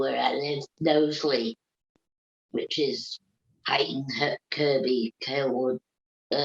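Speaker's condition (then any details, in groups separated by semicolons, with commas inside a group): Cerebral palsy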